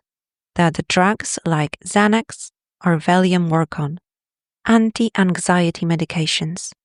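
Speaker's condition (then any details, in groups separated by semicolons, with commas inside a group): No condition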